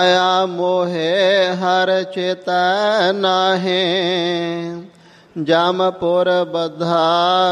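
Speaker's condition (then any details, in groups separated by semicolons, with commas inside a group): No condition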